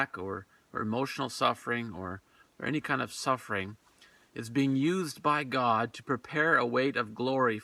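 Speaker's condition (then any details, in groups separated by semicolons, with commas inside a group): No condition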